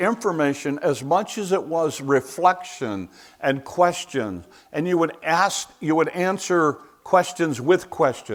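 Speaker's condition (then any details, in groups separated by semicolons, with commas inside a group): No condition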